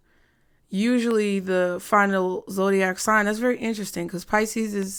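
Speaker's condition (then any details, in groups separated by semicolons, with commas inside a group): No condition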